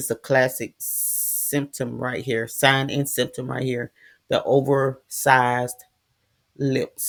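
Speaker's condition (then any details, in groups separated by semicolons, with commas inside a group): No condition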